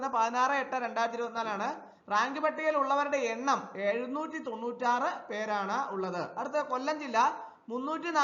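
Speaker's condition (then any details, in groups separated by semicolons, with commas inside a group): No condition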